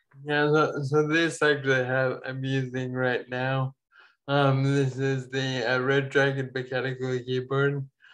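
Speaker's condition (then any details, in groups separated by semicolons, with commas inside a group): Ataxia; falls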